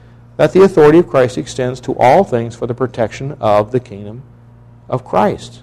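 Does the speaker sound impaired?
No.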